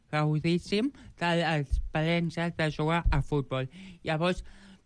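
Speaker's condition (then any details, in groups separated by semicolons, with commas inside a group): Joubert syndrome; present from birth; age 29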